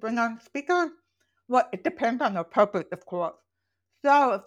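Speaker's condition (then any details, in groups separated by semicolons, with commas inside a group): Profoundly deaf, congenital; born profoundly deaf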